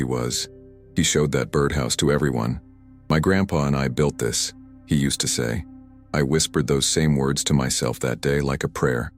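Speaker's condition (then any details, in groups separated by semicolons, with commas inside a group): No condition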